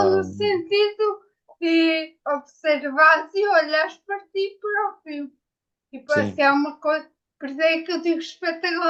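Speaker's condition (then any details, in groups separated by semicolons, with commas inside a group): Ataxia after brain injury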